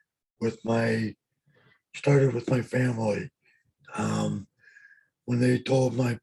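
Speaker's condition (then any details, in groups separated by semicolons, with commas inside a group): Cerebral palsy; affects motor coordination; needed speech and language therapy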